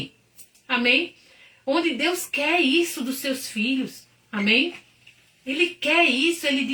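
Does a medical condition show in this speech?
No.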